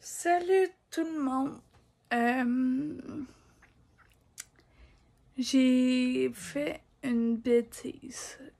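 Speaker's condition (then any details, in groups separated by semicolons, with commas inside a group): Ataxia; degenerative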